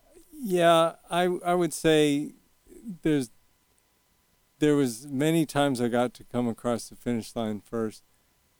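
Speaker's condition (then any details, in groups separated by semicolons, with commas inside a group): Young onset Parkinson's disease; shaky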